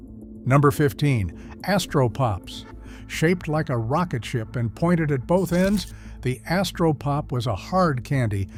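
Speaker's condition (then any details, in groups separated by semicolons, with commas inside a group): No condition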